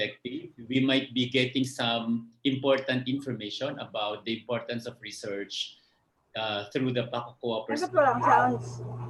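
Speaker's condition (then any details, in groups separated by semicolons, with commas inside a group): No condition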